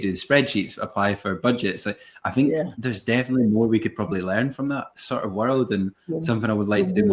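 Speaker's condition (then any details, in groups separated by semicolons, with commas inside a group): No condition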